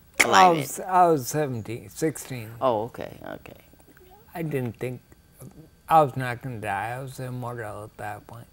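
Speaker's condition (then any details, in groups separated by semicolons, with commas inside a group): Ataxia; rare, progressive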